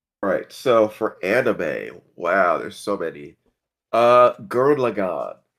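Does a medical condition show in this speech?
No.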